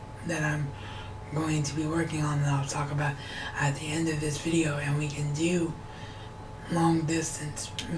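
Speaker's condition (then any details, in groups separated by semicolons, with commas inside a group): Cerebral palsy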